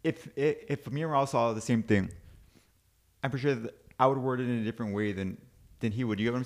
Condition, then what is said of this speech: Stuttering. This guy has a big nose and he stutters.